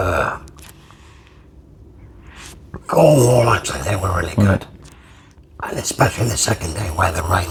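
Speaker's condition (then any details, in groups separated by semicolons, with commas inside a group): Laryngectomy; permanent tracheostomy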